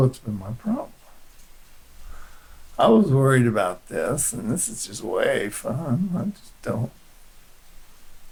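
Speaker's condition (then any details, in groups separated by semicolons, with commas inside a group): Parkinson's disease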